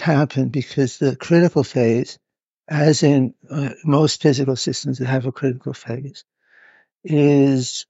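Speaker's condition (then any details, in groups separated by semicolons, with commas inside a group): Parkinson's; must move about during interview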